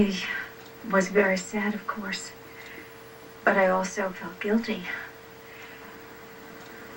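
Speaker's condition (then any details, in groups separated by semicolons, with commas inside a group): No condition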